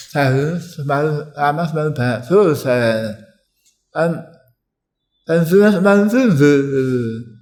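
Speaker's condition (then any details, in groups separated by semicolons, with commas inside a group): Tongue cancer; biopsy-confirmed, ECCT treatment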